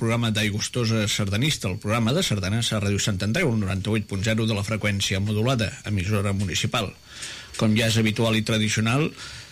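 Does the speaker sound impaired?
No.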